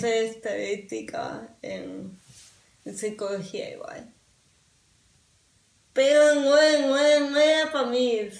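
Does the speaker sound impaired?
Yes: cerebral palsy; speech affected, improves with exercise and speech therapy but never normal, sounds drunk, talks a lot.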